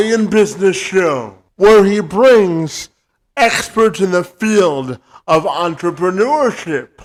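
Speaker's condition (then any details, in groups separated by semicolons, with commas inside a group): Cerebral palsy; from birth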